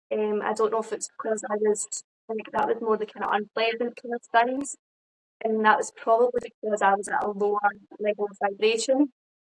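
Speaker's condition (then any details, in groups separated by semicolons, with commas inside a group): No condition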